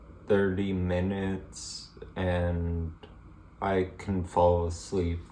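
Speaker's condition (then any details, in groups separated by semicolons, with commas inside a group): Multiple sclerosis; speech affected, syllable-by-syllable, very slow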